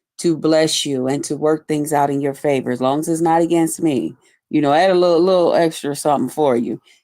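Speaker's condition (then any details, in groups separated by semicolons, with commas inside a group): No condition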